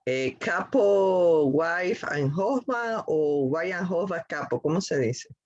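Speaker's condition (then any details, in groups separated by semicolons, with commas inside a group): No condition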